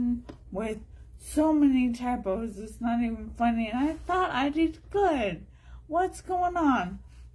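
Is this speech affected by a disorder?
Yes: brain injury.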